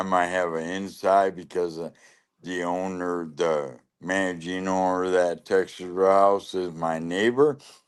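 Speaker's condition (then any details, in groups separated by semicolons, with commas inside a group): Lou Gehrig's disease (ALS); voice going, slurring worsens with longer talking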